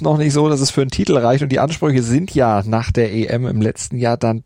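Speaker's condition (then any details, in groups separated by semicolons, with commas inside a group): No condition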